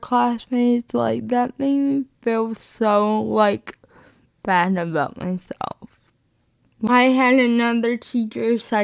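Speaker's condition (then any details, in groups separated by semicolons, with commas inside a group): Spastic cerebral palsy, mixed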